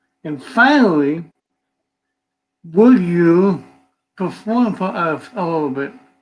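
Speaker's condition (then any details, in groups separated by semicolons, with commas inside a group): Cerebral palsy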